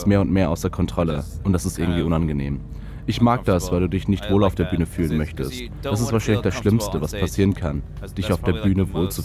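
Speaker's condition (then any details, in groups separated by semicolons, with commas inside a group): No condition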